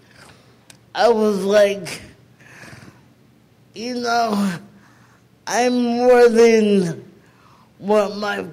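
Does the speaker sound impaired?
Yes: cerebral palsy; never received needed therapy.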